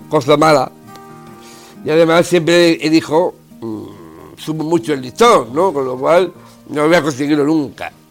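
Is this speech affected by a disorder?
Yes: Down syndrome; congenital, age 44.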